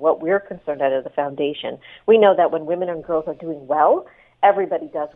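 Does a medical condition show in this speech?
No.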